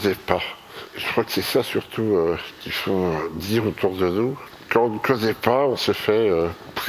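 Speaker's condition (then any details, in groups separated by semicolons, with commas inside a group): Myopathy; caused tetraplegia, wheelchair user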